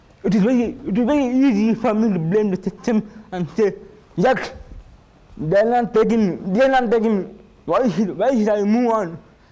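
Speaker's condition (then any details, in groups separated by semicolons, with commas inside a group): Cerebral palsy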